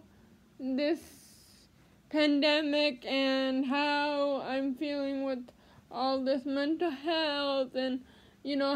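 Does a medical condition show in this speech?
Yes: cerebral palsy; spasticity, baclofen pump.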